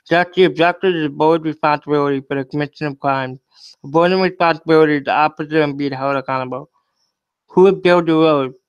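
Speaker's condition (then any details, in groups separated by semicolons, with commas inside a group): Cerebral palsy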